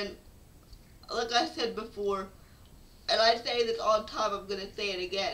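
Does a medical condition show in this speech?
Yes: cerebral palsy; affects speech.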